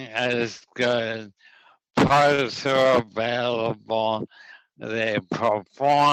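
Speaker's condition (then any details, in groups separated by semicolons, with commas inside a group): ALS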